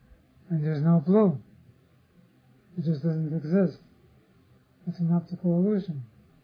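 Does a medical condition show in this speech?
Yes: Parkinson's disease; others offer remedies.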